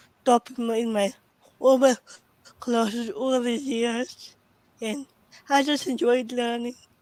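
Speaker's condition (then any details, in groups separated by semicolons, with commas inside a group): Cerebral palsy; present from birth; speech often hard to understand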